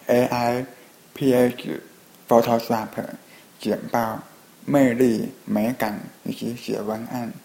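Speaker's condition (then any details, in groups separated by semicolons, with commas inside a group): Hearing impairment; falls behind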